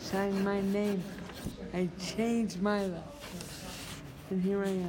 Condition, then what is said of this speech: Brain injury. It's okay. I can understand what you're saying.